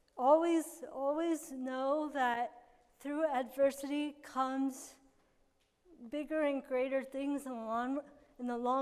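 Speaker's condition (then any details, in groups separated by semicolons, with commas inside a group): Cerebral palsy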